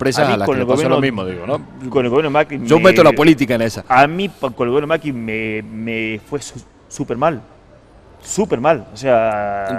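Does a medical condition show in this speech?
Yes: stuttering; stuttering for 31 years, long avoided talking about it publicly; fear of speaking on camera largely overcome; formerly blocked badly when facing cameras, fear-related, now manages on-camera conversation; here repeated sounds, repeated words.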